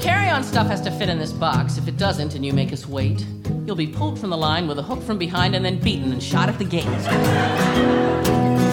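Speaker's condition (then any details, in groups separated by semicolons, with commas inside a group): No condition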